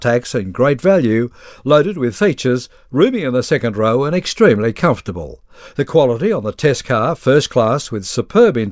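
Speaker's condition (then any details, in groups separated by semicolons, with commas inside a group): No condition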